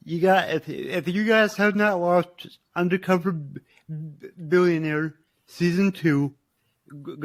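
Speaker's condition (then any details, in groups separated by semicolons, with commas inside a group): Cerebral palsy; present from birth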